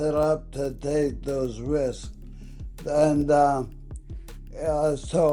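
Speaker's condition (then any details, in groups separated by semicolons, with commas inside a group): ALS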